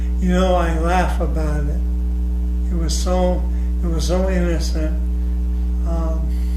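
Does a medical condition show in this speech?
Yes: ALS.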